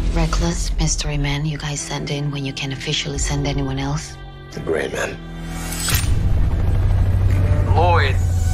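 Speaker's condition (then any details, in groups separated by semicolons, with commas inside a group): No condition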